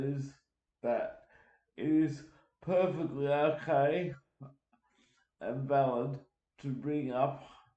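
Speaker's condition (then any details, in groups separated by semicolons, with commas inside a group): Cerebral palsy; uses wheelchair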